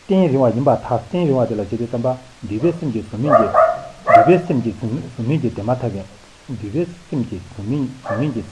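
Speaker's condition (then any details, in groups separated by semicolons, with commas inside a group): No condition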